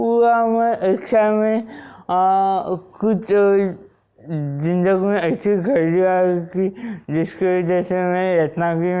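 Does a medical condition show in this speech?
Yes: Wilson's disease; onset at age 16.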